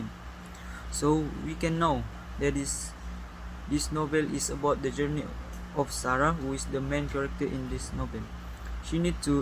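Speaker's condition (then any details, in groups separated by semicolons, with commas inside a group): No condition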